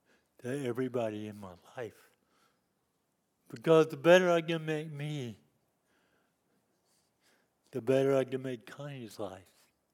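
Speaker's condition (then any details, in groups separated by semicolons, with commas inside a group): Cerebral palsy; lifelong disability since youth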